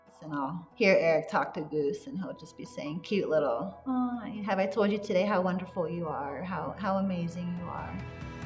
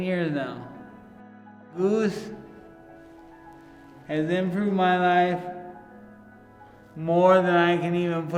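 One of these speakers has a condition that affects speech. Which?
The second: traumatic brain injury; struck by vehicle, upper-body paralysis; almost 15 years since injury, service dog, caregiver.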